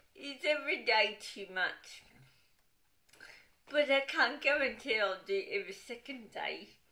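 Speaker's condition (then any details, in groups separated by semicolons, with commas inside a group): Cerebral palsy, dystonic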